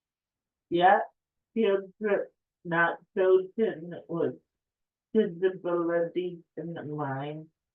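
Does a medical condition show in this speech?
Yes: cerebral palsy; affects speech.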